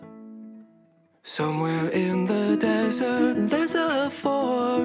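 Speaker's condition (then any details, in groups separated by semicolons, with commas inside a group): No condition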